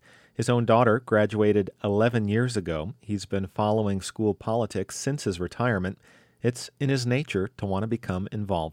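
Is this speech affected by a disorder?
No.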